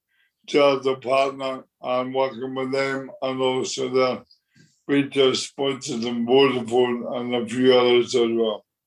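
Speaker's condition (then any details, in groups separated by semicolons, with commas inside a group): Motor neurone disease; progressive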